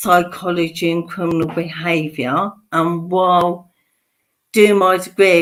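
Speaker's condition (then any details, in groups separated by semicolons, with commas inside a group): Motor neurone disease; bulbar onset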